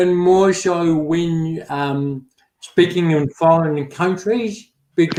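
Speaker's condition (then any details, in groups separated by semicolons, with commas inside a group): Cerebral palsy; affects speech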